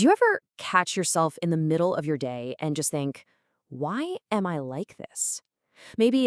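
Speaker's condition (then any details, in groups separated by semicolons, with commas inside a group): No condition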